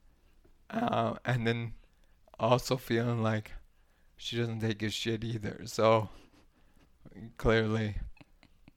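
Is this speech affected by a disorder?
Yes: ALS; ALS diagnosed at 35, followed by ALS team at Nova, PEG feeding tube, needs assisted toilet transfers; recent PEG feeding tube surgery at hospital next to Nova, painful, pain meds afterward.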